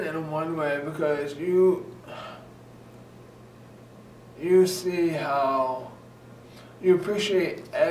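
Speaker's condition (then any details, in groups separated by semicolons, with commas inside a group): Traumatic brain injury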